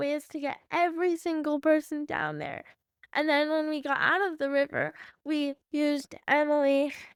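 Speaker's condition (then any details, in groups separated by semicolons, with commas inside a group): Cerebral palsy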